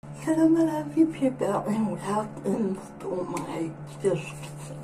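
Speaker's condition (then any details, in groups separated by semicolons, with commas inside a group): Generalized dystonia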